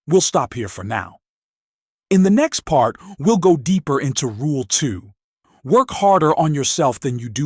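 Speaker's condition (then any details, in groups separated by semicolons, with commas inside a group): No condition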